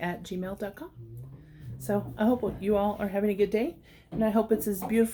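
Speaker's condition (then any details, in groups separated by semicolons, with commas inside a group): No condition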